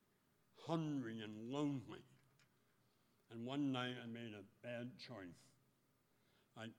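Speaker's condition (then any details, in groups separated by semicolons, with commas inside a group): Speech impediment; could not speak or chew in childhood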